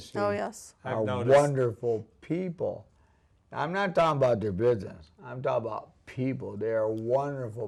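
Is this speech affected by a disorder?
Yes: ALS.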